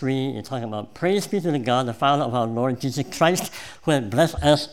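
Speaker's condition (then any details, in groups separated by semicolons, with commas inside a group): Cleft palate; present from birth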